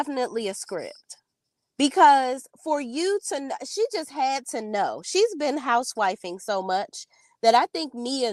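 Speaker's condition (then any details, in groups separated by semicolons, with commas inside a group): No condition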